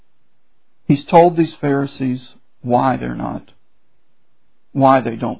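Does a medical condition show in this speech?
No.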